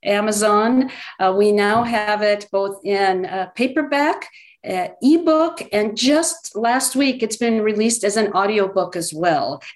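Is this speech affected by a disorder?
No.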